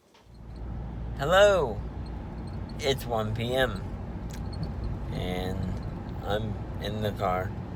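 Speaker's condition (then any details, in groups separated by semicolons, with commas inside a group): Spastic diplegia cerebral palsy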